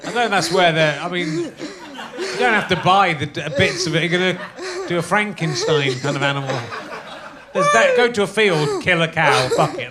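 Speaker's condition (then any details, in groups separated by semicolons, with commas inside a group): No condition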